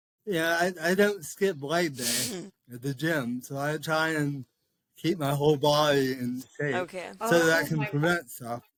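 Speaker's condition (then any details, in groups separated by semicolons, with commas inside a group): Cerebral palsy; speech affected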